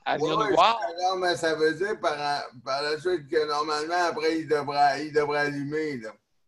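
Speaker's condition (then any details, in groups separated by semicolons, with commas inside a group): Neonatal cerebral palsy; neonatal onset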